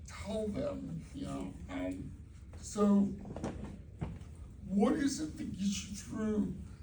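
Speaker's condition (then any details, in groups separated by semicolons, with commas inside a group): Cerebral palsy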